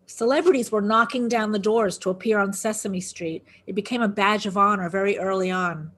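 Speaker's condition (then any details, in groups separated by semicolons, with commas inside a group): No condition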